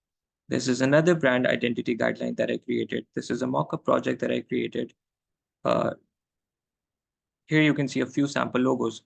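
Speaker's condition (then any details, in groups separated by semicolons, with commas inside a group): No condition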